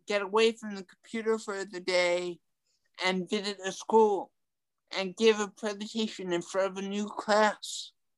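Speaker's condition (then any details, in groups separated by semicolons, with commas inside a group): Ataxic cerebral palsy, mild; talking affected, tongue affected a little, frequent stuttering in past, improved with speech therapy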